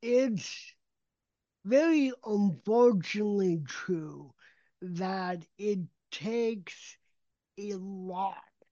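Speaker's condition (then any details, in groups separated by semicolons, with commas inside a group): Cerebral palsy; spastic cerebral palsy, abnormal gait noticeable mainly to doctors; speech impediment self-described as an accent, speech did not come until age 7, many years of speech therapy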